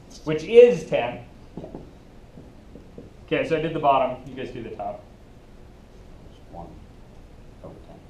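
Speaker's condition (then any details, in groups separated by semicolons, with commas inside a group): No condition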